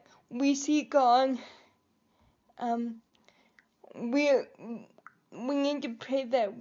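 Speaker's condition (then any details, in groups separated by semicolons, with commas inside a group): Cerebral palsy; able to articulate and speak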